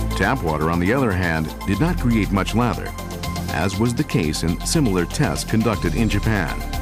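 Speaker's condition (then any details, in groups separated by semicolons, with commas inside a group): No condition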